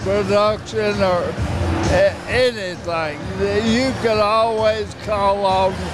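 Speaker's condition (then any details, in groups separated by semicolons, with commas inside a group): ALS; very minor stages per doctor, still able to get around and do usual things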